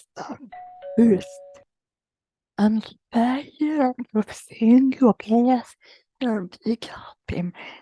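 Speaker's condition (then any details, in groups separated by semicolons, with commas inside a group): Generalized dystonia; generalized, leg weakness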